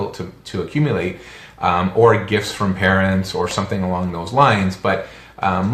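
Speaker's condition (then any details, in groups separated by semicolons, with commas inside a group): No condition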